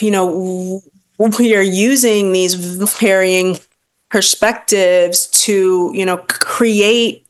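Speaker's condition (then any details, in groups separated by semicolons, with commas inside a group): Stuttering; lifelong stuttering; pursues public speaking to face fear of talking, still stutters, feels vulnerable on podcasts; long-standing fear of talking, past avoidance of carrying conversations, stuttering held back career; repeated sounds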